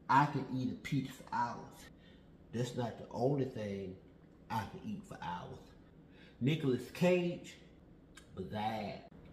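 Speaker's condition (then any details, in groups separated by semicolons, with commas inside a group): No condition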